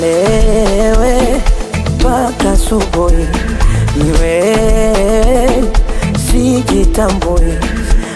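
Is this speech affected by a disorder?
No.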